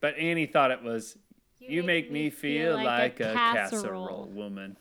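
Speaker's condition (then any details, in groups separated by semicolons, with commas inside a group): No condition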